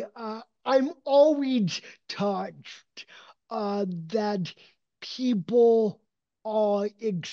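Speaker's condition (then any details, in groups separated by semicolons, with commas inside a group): Cerebral palsy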